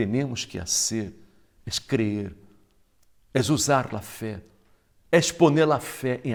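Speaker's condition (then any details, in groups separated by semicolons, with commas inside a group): No condition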